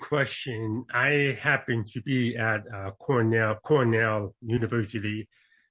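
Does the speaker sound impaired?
Yes: deafness; congenital deafness, born deaf, mainstreamed into hearing schools as child; deaf accent, tries to speak as clearly as possible.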